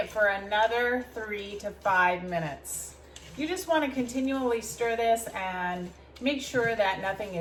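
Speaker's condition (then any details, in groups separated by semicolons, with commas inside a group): No condition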